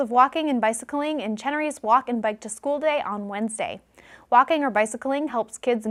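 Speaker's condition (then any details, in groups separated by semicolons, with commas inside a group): No condition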